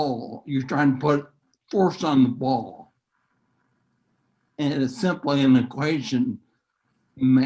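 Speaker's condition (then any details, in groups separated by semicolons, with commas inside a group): Neurological disease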